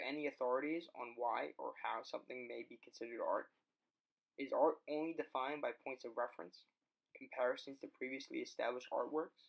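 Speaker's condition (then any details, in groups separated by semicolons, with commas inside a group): No condition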